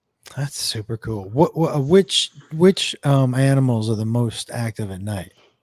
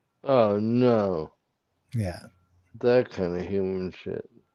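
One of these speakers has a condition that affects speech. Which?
The second: cerebral palsy; spastic hemiplegic form, limited one arm use.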